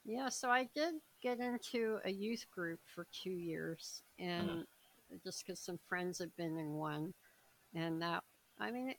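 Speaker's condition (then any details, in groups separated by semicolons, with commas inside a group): Cleft palate, severe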